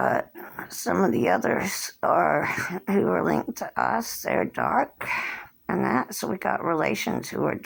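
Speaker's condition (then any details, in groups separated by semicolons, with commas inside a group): Cerebral palsy; since birth, hand tremors; age 57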